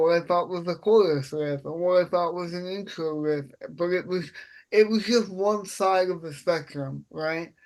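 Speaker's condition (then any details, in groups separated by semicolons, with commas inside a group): Cerebral palsy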